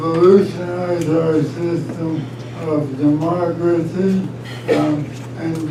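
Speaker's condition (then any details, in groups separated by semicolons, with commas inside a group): ALS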